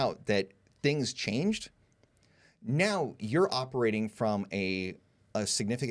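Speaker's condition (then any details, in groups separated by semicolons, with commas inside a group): No condition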